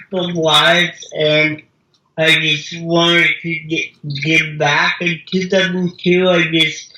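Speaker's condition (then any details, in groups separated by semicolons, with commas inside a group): Cerebral palsy; mild speech impediment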